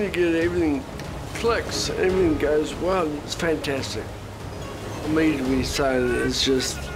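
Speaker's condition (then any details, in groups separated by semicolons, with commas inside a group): Multiple sclerosis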